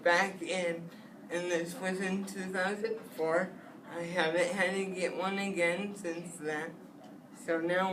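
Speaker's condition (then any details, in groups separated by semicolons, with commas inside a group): Spastic cerebral palsy; spastic, lack of oxygen at birth, wheelchair, multiple surgeries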